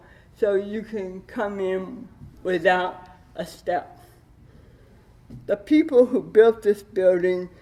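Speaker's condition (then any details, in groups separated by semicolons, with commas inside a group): Cerebral palsy with dystonia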